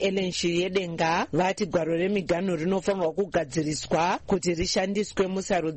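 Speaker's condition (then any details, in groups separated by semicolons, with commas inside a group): No condition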